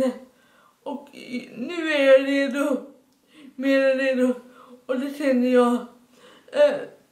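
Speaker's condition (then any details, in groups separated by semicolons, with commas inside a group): Dyskinetic cerebral palsy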